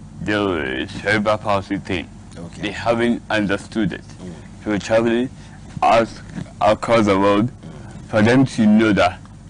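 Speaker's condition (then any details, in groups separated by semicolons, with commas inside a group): Cerebral palsy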